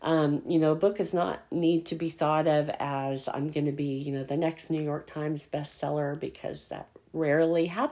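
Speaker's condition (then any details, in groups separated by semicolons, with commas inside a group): Cleft palate; congenital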